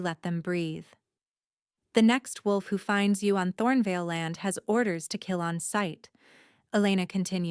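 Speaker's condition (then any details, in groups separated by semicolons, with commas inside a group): No condition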